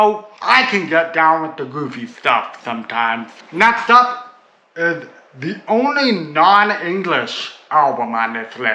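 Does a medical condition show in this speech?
Yes: cerebral palsy.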